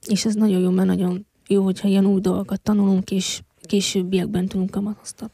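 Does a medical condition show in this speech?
Yes: hearing loss since infancy; congenital, found at age one, device with surgery at 2.5, eight ear operations until age ten.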